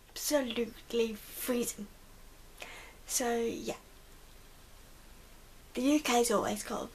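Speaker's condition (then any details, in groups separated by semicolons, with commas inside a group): Cerebral palsy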